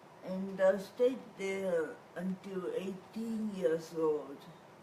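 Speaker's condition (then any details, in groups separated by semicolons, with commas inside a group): Cerebral palsy; whole body affected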